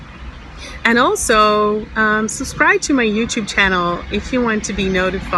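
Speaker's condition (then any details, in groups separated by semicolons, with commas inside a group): No condition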